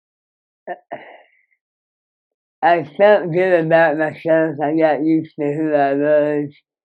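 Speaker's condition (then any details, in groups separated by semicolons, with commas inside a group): Moebius syndrome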